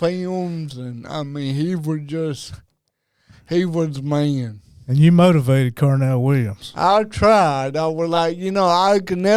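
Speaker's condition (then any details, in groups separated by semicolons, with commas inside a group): Cerebral palsy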